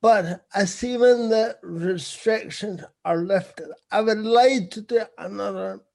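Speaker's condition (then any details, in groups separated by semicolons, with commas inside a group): Cerebral palsy; visible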